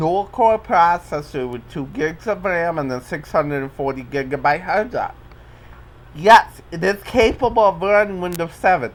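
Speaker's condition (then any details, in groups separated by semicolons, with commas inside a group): Cerebral palsy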